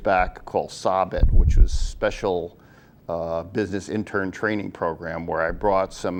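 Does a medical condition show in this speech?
No.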